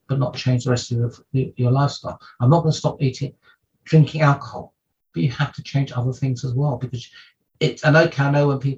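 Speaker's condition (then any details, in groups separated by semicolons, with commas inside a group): No condition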